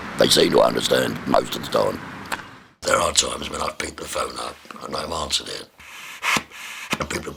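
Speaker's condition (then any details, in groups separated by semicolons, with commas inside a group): Total laryngectomy; total laryngectomy, larynx surgically removed; unusual voice, cannot lower voice, understood in quiet settings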